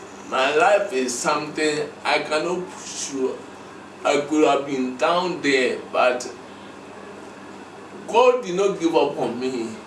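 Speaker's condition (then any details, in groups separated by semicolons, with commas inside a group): Cerebral palsy; speech brain area underdeveloped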